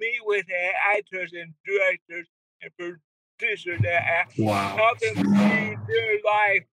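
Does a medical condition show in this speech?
Yes: cerebral palsy; wheelchair user.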